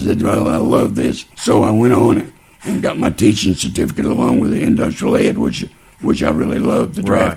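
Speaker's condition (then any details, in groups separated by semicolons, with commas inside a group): Laryngeal cancer; about 12 years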